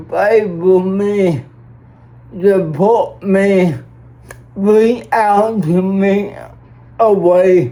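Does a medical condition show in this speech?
Yes: cerebral palsy.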